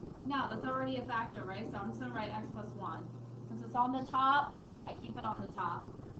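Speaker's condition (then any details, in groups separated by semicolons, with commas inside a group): No condition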